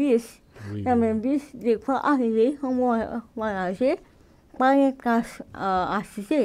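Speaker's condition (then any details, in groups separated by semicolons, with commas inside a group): Cerebral palsy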